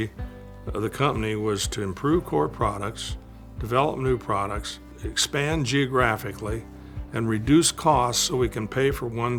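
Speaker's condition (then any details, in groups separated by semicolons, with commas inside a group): No condition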